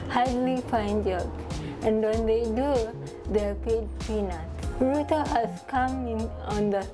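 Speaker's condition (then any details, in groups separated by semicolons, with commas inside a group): Cerebral palsy; from birth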